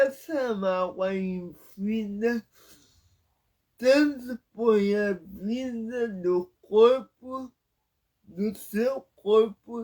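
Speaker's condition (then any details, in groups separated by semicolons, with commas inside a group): Paralysis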